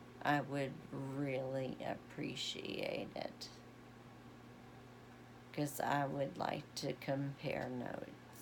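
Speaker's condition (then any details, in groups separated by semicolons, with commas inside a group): Essential tremor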